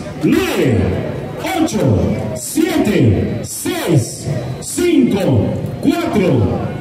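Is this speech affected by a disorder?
No.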